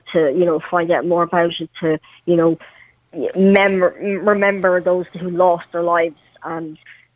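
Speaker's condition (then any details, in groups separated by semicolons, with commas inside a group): Cleft palate; fully active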